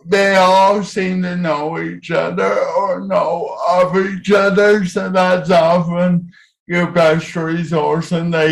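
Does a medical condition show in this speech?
Yes: cerebral palsy.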